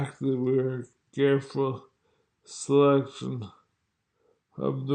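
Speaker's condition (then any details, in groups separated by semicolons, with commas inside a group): Multiple sclerosis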